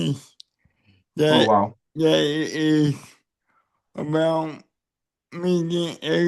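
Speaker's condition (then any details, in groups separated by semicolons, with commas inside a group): Cerebral palsy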